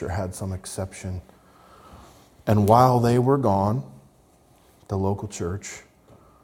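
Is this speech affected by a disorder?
No.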